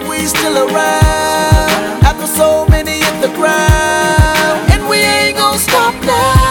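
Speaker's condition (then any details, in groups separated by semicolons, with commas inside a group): No condition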